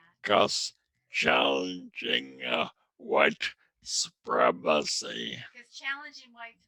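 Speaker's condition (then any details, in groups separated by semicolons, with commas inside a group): Traumatic brain injury; could not speak after injury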